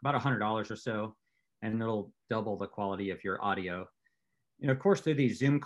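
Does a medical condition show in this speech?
No.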